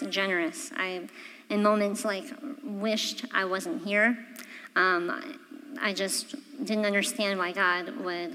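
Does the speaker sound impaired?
Yes: cleft palate; congenital.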